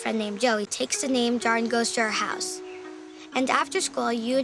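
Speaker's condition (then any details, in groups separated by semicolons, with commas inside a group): No condition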